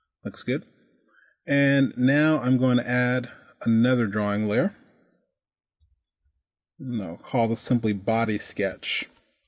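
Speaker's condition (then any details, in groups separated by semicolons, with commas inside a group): No condition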